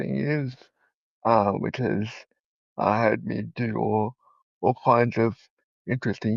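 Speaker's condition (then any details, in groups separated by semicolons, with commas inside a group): Cerebral palsy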